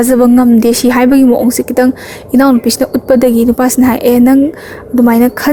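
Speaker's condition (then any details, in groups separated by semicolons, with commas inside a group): No condition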